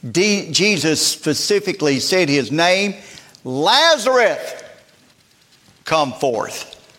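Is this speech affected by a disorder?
No.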